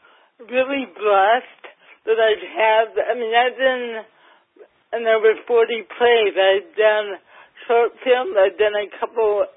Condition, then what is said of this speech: Cerebral palsy. It affects my speech, and I walk with a gait, but I always